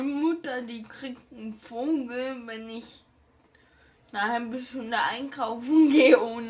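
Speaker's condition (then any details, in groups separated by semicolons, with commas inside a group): Ataxia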